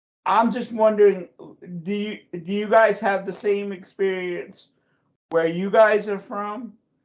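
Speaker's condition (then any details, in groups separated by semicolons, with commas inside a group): Cerebral palsy; voice goes up and down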